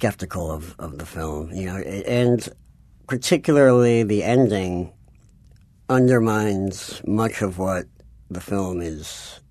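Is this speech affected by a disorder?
Yes: cleft palate.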